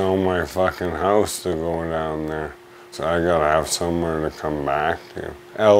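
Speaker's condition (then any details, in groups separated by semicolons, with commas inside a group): Amyotrophic lateral sclerosis; few months since diagnosis, needs physiotherapy; breathing currently fine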